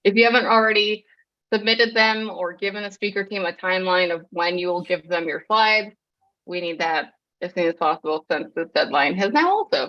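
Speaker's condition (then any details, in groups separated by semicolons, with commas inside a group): No condition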